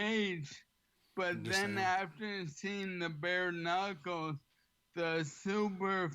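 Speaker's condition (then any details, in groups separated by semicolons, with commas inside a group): ALS; slightly slurred, has to slow down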